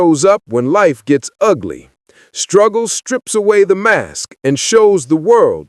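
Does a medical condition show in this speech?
No.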